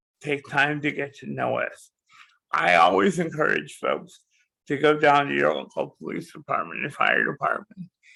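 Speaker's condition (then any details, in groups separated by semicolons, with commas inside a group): Cerebral palsy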